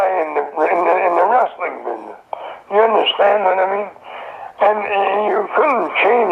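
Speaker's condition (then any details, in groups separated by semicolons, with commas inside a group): Throat cancer; survivor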